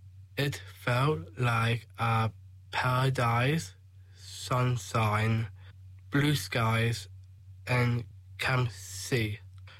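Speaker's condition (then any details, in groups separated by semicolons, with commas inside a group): Down syndrome; 21 years old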